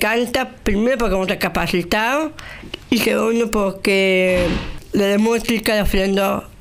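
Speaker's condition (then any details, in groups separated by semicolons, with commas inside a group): Down syndrome; with intellectual disability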